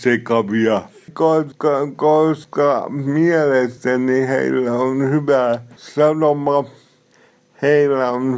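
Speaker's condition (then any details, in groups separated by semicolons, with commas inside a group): Cerebral palsy; somewhat unclear, self-described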